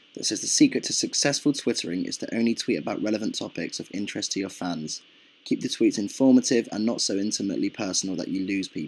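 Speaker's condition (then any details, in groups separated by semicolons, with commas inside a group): No condition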